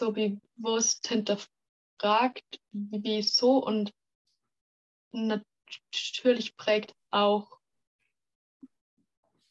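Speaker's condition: Stuttering; stuttering since kindergarten age, many logopedists and speech therapists, stuttering therapy groups with other stutterers; 18 years old, fighting stuttering less with pressure and resistance; part-word and word repetitions, we wegzulaufen; blocks

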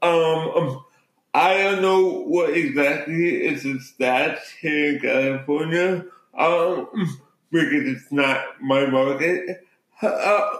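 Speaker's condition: Cerebral palsy

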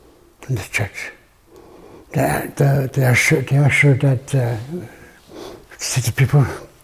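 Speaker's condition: Parkinson's; halting speech with repeated words

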